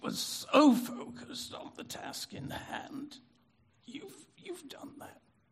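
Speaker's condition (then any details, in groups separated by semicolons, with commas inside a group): Spasmodic dysphonia; spastic dysphonia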